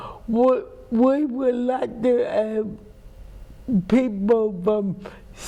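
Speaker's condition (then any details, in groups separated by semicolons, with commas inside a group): Cerebral palsy; affects walking and gait; speech impairment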